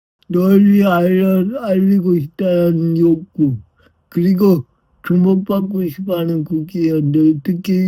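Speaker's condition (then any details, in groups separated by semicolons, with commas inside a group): Brain lesion disability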